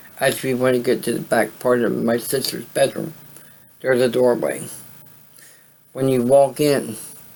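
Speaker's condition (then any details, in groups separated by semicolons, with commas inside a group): Cerebral palsy; voice sound affected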